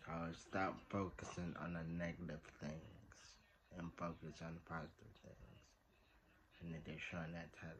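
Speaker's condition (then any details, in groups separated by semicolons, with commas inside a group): Traumatic brain injury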